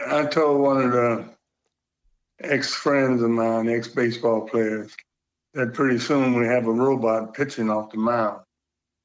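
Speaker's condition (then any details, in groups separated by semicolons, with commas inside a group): Parkinson's; age 70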